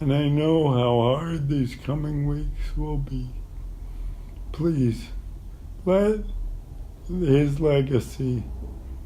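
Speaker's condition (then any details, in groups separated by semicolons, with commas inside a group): ALS; terminal; voice is going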